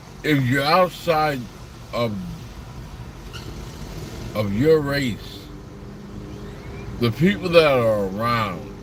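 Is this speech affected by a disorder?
Yes: slurred speech.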